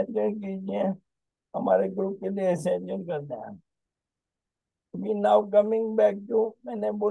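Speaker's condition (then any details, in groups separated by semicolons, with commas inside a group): ALS; onset right index finger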